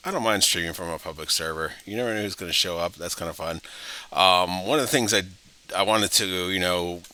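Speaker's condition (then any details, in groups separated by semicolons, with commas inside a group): No condition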